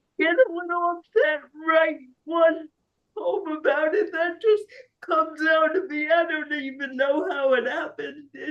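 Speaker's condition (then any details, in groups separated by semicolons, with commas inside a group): Cerebral palsy; spastic quadriplegic, severe, wheelchair user, retained startle reflex; diagnosed around 5 months, ongoing physical therapy; speech not affected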